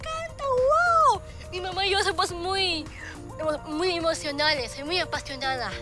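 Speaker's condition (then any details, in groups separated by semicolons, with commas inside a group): Down syndrome; short limbs, small hands, feet and arms, clothing tight at neck and torso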